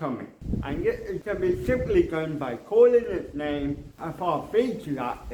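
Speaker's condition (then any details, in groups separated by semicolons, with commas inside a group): Cerebral palsy; mild, ataxic type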